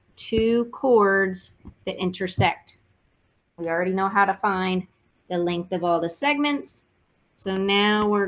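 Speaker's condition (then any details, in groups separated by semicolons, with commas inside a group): No condition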